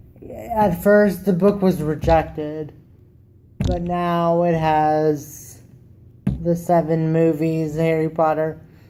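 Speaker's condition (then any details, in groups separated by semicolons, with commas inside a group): Cerebral palsy; wheelchair user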